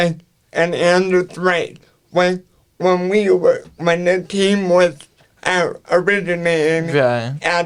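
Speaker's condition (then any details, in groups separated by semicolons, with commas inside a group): Cerebral palsy; speech affected to an extent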